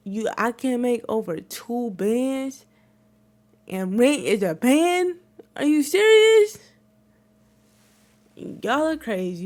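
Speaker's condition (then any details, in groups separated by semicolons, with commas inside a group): Cerebral palsy; wheelchair user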